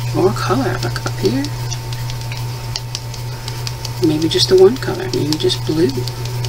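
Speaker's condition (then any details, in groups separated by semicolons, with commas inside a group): No condition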